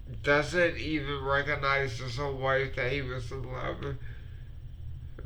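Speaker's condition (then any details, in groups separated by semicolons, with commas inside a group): Multiple sclerosis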